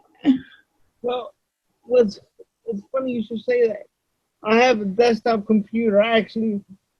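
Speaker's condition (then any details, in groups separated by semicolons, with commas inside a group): Cerebral palsy; uses wheelchair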